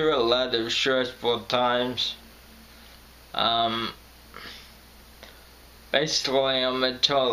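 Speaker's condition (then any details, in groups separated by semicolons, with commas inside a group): Friedreich's ataxia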